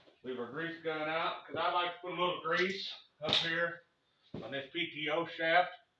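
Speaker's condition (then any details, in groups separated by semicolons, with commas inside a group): No condition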